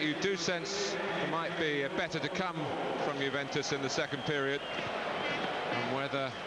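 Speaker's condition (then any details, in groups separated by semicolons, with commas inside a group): No condition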